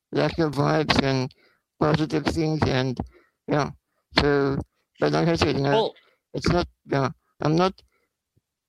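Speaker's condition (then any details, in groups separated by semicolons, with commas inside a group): Spinal muscular atrophy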